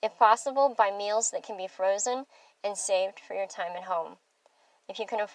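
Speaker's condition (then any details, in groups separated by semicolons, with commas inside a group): Bilateral cleft lip and palate; without partial air escapes to nasal passage, mushy unclear speech, could not roll r's, now improved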